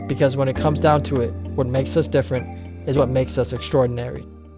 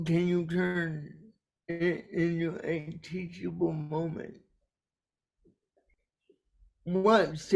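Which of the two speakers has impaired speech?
The second: cerebral palsy; caused by brainstem aneurysm.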